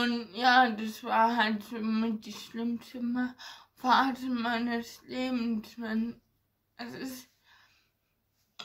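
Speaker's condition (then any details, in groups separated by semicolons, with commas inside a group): Ataxia; ataxia affecting hands and fingers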